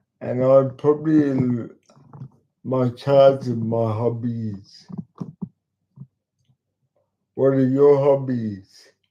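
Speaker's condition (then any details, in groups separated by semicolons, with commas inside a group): Cerebral palsy; talks slowly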